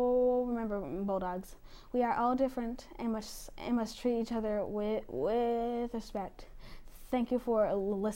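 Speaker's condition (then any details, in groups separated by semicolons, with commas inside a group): Stuttering; not under own control, fluctuates with good, bad and stutter-free days; stuttering while reading school news broadcast; filler words like and or but come naturally; repeated sounds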